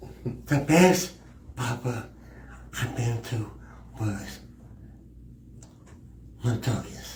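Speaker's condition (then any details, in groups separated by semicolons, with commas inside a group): Cerebral palsy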